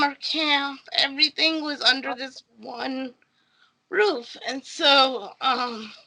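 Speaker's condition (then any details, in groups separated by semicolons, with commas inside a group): Cerebral palsy; speech therapy in childhood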